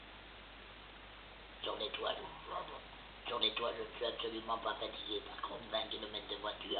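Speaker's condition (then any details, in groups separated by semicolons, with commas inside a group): Total laryngectomy; laryngeal cancer, total laryngectomy, neck muscle removed; 15 months since laryngectomy, prior chemotherapy and radiotherapy; difficulty swallowing before diagnosis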